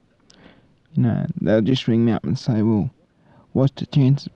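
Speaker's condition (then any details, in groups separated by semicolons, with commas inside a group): Cerebral palsy; brain damage from lack of oxygen to brain at birth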